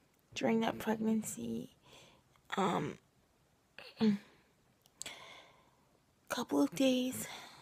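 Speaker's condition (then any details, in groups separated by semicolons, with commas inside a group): Cerebral palsy, triplegia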